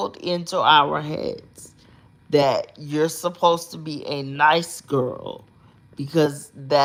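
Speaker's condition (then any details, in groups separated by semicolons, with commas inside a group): Cerebral palsy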